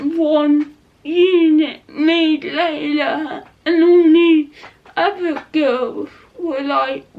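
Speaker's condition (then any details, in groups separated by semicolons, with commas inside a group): Cerebral palsy; not quadriplegic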